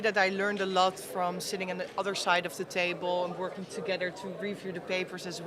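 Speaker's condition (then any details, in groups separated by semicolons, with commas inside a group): No condition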